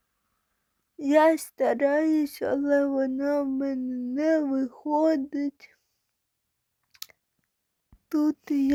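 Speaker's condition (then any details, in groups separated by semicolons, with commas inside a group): Cerebral palsy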